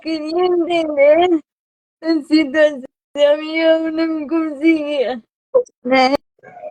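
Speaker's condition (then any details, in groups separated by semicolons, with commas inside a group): Cerebral palsy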